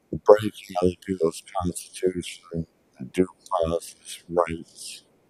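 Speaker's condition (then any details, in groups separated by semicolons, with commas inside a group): Traumatic brain injury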